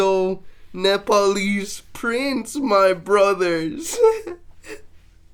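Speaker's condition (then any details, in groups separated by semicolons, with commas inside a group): Cerebral palsy, mixed, mild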